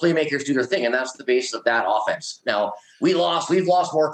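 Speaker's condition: No condition

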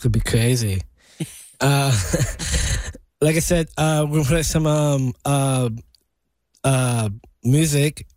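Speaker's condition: Down syndrome

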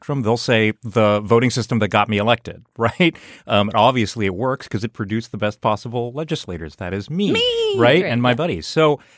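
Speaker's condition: No condition

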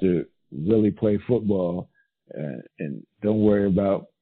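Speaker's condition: No condition

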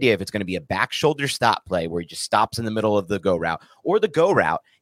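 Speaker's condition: No condition

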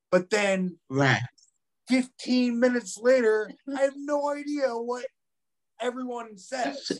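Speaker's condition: Aphasia; words often don't come out when trying to speak

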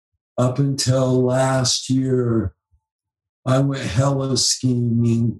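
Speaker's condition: ALS; spasticity

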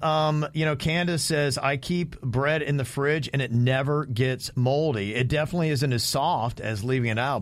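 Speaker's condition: No condition

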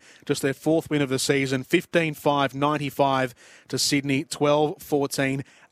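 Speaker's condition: No condition

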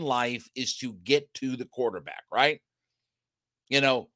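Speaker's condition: No condition

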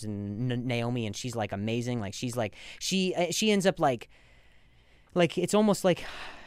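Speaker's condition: Stutter; years of speech therapy with teacher Naomi including during quarantine, TMJ; ongoing speech therapy with Naomi linking emotions and speech; known words sometimes not coming out, worse under pressure or attention, shoulder and jaw tension; repeated sounds, repeated words, prolonged sounds

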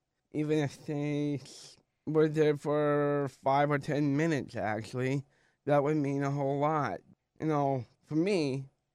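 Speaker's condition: Down syndrome

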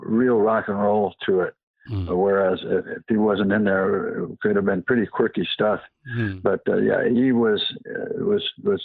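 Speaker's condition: Parkinson's; past cancer

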